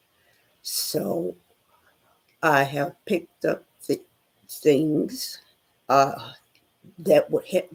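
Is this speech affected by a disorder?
Yes: spinal neurosarcoidosis.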